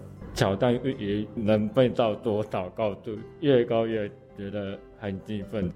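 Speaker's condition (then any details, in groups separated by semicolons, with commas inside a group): Congenital hearing impairment; congenital mild hearing impairment, coach 楊木輝 confirms every verbal instruction and has it repeated back; communicates clearly when explaining training plans to teammates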